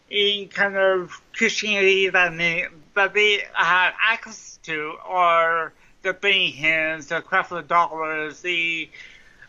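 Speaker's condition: Cerebral palsy; mild cerebral palsy

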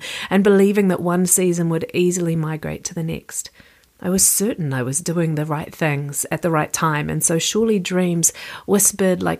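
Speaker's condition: No condition

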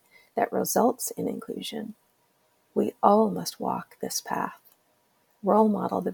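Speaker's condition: No condition

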